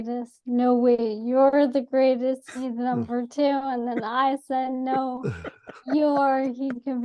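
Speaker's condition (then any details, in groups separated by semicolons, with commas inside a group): ALS; atypical case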